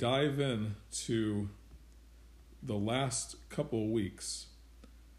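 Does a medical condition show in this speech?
No.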